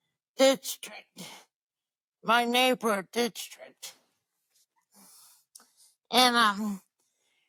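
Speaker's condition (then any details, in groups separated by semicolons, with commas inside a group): Cerebral palsy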